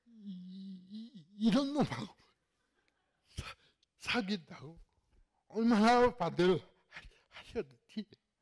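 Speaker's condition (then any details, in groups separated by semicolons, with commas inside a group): Cerebral palsy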